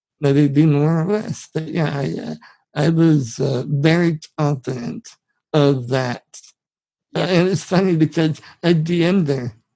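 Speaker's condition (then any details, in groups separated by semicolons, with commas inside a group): Spinal muscular atrophy; genetic, from birth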